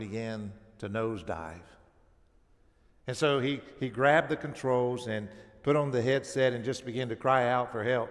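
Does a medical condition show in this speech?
No.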